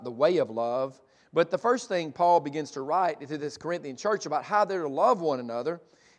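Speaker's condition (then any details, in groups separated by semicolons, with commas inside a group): No condition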